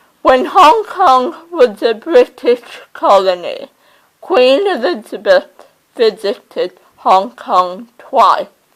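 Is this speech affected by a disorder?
Yes: cerebral palsy; oxygen starvation at birth.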